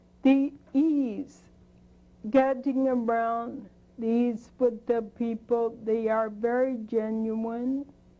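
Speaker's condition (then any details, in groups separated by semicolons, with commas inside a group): Spinocerebellar degeneration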